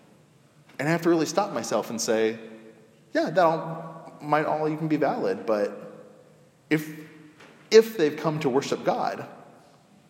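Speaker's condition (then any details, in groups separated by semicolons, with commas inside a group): No condition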